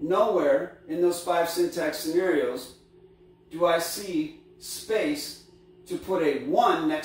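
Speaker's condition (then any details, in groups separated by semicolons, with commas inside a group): No condition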